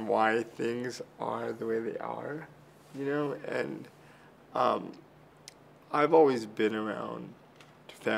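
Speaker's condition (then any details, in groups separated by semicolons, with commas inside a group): Cerebral palsy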